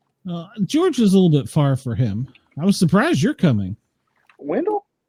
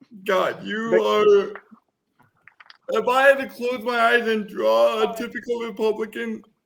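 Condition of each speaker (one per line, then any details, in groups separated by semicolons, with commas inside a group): No condition
Cerebral palsy; uses wheelchair; voice affected by condition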